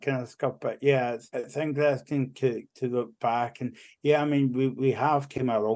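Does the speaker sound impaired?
Yes: cerebral palsy; cerebral palsy affecting right side, used Zimmer frame when younger, school physio to walk unaided; walks and talks now; childhood speech hard for others to understand, speech therapy at school, learned to talk.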